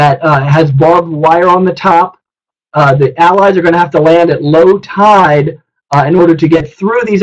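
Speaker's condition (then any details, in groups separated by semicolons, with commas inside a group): No condition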